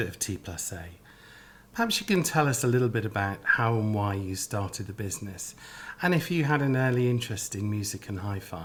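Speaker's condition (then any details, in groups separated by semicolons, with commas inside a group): No condition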